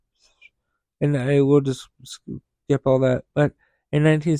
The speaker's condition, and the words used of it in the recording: Stuttering. And because I'm tired, at fatigue, I sound like I'm drunk because my stupid stutter.